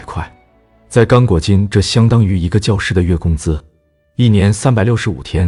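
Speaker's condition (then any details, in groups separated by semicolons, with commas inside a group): No condition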